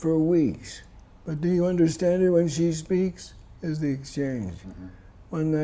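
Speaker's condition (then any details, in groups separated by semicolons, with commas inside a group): Parkinson's disease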